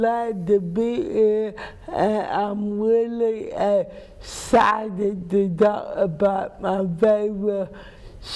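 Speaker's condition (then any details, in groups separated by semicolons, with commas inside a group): Cerebral palsy; speech impairment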